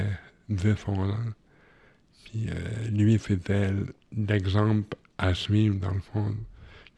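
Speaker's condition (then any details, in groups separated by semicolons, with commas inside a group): Cerebral palsy; possibly unclear speech but understandable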